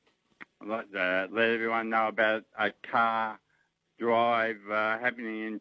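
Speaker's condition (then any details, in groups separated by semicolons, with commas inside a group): Motor neurone disease; diagnosed, no current treatment or cure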